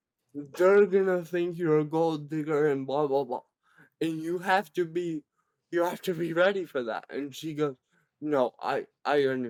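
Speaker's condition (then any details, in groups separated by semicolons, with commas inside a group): Cerebral palsy; present from birth, severe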